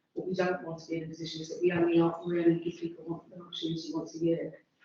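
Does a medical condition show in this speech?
No.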